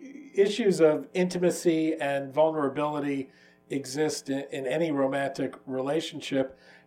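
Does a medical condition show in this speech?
No.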